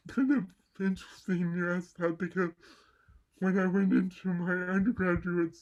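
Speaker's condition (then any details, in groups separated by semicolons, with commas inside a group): Cerebral palsy; mild left side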